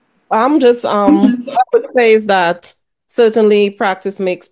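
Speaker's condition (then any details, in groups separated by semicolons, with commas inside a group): No condition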